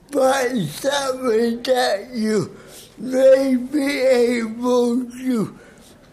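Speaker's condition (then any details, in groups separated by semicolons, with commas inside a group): Cerebral palsy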